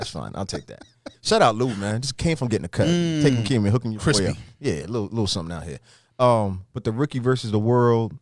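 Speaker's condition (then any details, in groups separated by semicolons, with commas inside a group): No condition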